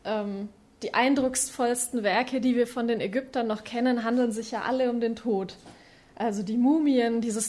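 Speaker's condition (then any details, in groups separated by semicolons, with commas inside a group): No condition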